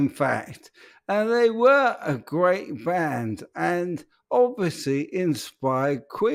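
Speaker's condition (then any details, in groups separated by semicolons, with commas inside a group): ALS; speech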